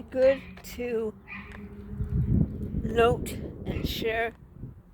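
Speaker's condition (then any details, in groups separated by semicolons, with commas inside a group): Traumatic brain injury; trouble talking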